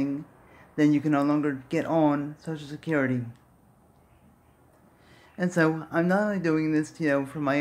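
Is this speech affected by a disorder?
Yes: cerebral palsy; speaks fast.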